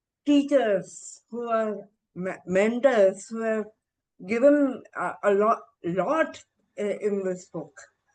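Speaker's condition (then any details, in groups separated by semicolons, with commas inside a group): Encephalitis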